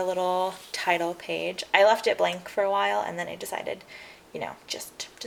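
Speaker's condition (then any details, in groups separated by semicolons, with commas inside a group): No condition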